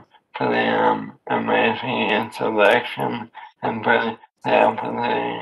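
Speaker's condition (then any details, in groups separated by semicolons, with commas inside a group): ALS; voice and hands affected; diagnosed at age 37, a few years ago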